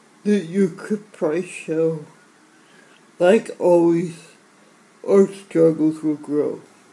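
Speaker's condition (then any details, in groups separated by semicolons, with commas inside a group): Athetoid cerebral palsy; speech, wheelchair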